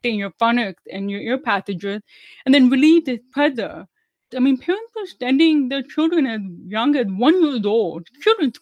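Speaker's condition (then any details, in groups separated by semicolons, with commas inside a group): Deafness; about 25 years passing as hearing, relearned English and speech, hearing aids, closed captioning; uses hearing aids and closed captioning, not fluent in sign language; relearned speech through about ten years of speech therapy, often told speaks really well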